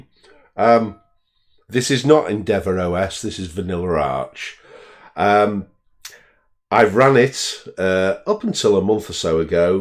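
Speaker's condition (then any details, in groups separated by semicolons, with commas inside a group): No condition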